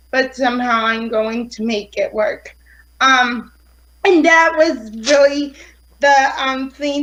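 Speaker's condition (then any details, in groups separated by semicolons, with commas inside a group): Cerebral palsy; affects fine motor skills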